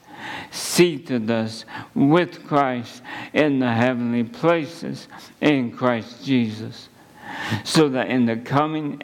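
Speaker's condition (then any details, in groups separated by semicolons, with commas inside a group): ALS; at least a couple of months since diagnosis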